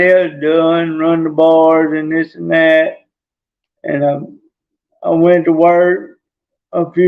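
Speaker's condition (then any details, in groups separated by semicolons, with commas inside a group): Traumatic brain injury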